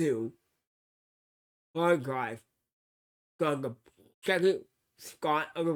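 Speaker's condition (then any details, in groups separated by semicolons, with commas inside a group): Cerebral palsy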